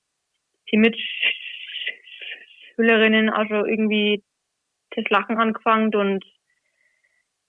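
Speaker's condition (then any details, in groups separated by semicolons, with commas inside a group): Stuttering; covert stuttering for many years, aware from about age 10, hidden until 21; openly stuttering, regularly reads scripture aloud in church since January last year, nervous beforehand; not stutter-free when reading aloud, anticipates difficult words in advance, avoided words, trouble with t-words; blocks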